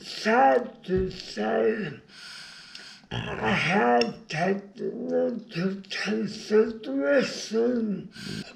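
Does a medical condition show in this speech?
Yes: brain injury.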